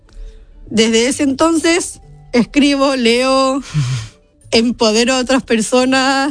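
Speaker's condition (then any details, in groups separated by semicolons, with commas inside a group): Down syndrome; diagnosed before birth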